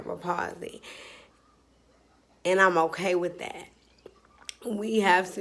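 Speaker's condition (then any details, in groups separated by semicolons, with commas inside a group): Cerebral palsy, spastic; now talking and breathing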